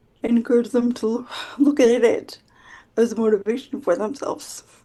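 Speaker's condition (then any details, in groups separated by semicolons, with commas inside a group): Quadriplegic cerebral palsy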